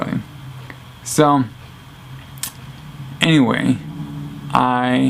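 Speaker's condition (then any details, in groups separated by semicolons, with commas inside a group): Traumatic brain injury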